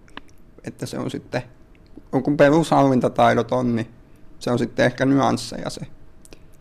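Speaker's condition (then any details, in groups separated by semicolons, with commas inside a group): Duchenne muscular dystrophy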